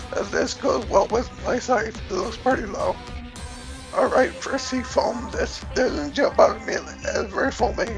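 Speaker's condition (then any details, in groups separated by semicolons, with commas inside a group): Cerebellar ataxia from brain tumour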